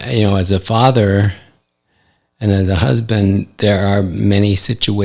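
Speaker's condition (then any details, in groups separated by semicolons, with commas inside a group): ALS; affects hand function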